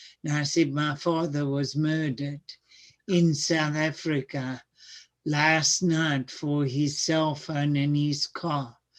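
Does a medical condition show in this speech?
Yes: cerebral palsy; speech sounds atypical.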